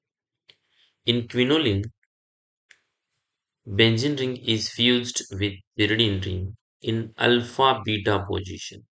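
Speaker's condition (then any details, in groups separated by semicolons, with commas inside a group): No condition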